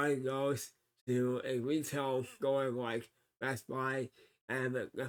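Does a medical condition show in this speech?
Yes: cerebral palsy.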